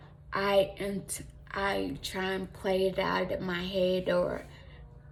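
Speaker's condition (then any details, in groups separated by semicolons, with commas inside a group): Traumatic brain injury; affecting movement and speech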